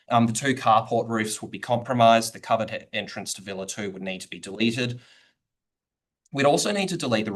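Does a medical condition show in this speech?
No.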